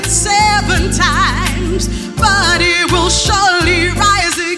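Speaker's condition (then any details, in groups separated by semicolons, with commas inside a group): No condition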